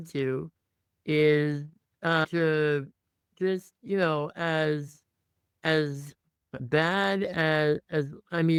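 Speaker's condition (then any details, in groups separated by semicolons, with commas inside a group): Muscular dystrophy; cannot exhale all CO2, breathes through tracheostomy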